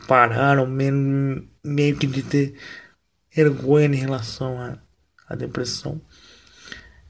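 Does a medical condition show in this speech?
Yes: cerebral palsy, mild; wheelchair user, motor function affected; no medication; voice mildly affected, occasional voice breaks.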